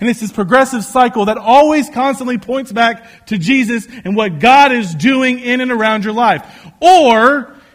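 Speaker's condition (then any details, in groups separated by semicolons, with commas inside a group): No condition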